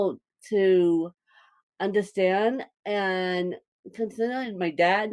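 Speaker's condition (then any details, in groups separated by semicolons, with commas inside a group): Cerebral palsy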